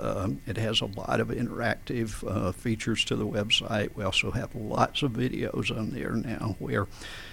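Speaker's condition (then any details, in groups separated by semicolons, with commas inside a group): Spasmodic dysphonia; adductor type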